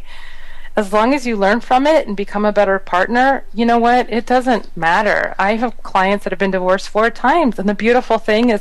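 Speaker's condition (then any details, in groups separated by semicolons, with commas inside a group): No condition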